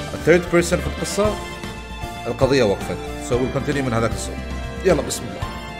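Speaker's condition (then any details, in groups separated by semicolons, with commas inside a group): No condition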